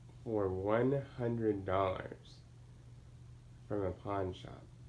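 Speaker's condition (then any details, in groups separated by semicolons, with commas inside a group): Cerebral palsy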